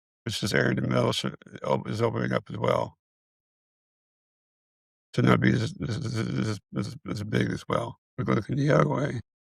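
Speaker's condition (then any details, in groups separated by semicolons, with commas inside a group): Multiple system atrophy; five years since onset, impaired mobility, falls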